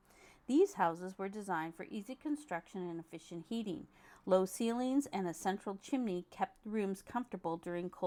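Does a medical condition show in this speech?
No.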